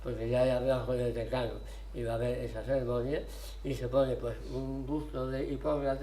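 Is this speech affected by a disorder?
Yes: tongue cancer, partial glossectomy; half of tongue removed for cancer.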